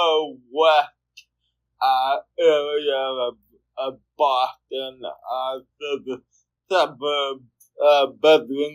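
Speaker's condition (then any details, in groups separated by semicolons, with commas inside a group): Cerebral palsy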